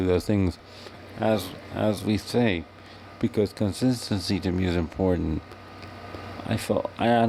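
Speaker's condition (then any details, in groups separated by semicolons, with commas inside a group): Cerebral palsy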